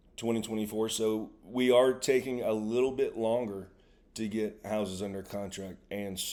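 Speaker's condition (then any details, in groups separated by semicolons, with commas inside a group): No condition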